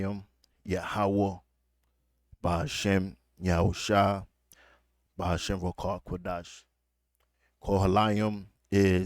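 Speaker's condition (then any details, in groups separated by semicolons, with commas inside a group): No condition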